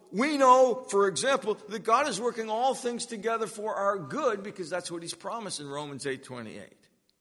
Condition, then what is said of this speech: None; typical speech.